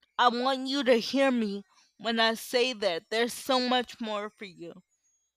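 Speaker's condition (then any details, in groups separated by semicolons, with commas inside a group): Cerebral palsy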